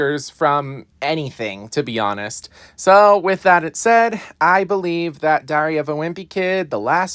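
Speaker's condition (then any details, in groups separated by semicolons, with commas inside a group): No condition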